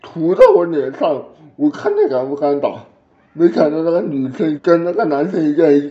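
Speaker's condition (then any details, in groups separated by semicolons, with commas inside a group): Cerebral palsy; some words unclear despite great effort to speak clearly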